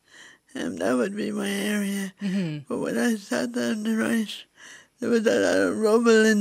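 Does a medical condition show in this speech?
Yes: cerebral palsy.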